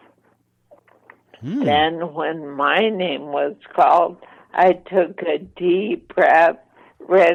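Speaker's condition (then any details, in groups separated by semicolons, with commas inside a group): ALS, mild; voice slightly impaired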